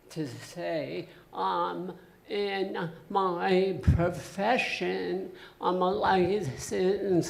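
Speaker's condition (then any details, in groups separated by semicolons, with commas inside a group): Essential tremor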